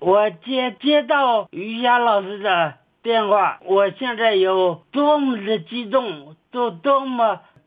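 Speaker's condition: Cerebellar atrophy; onset at age fifteen, possibly from brain trauma, now age 44, physically disabled; cannot care for self, relies on 76-year-old mother for eating, toileting, haircuts, worse than before; speech sounds different from ordinary people, self-described speech impairment, host hears it

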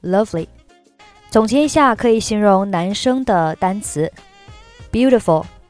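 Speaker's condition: No condition

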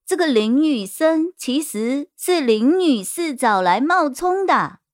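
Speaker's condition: No condition

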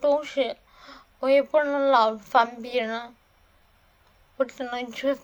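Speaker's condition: Cerebellar atrophy, hereditary; mother

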